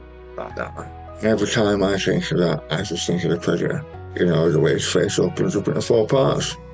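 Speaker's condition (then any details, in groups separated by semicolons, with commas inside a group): Tongue cancer, hemiglossectomy; numbness in face, neck and jaw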